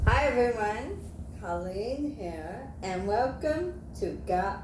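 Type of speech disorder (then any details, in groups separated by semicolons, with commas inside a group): Severe bulbar dysarthria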